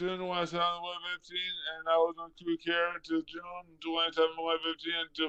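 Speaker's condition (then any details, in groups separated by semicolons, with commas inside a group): Traumatic brain injury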